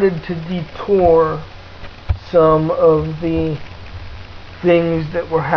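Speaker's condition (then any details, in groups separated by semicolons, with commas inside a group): Cerebral palsy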